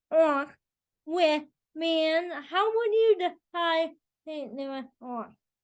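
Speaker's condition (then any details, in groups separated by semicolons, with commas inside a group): Cerebral palsy, spastic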